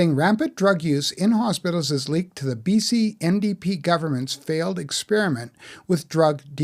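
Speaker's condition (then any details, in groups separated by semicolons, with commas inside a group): No condition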